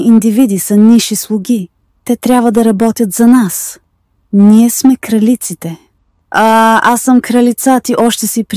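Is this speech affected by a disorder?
No.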